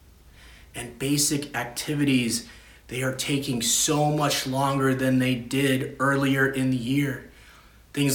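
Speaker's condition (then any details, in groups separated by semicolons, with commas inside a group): No condition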